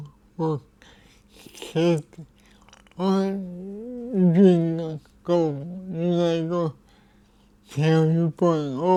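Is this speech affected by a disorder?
Yes: cerebral palsy.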